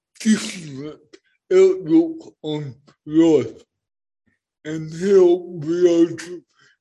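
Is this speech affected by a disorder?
Yes: cerebral palsy; speech impediment, first 5 minutes hardest to follow, listeners get used to it, transcript provided.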